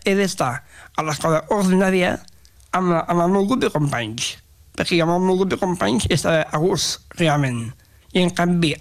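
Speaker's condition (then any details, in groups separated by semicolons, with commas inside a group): Down syndrome; present since early childhood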